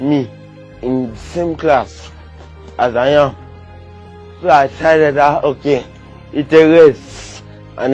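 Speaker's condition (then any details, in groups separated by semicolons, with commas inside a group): Cerebral palsy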